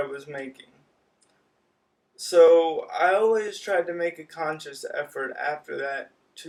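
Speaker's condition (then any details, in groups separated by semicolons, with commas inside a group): Cerebral palsy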